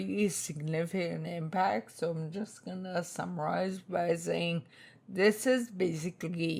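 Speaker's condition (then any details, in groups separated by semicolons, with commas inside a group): Spinocerebellar ataxia type 2, SCA2; tongue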